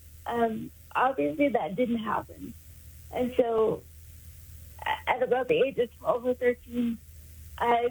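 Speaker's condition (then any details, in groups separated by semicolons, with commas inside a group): Cerebral palsy; congenital, born about 3 months early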